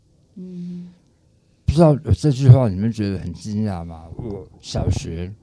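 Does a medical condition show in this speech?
Yes: tongue cancer, stage 4 tongue cancer and parotid cancer; stage four tongue cancer.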